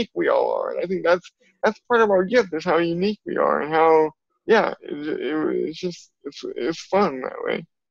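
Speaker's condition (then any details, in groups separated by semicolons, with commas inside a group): Cerebral palsy; from birth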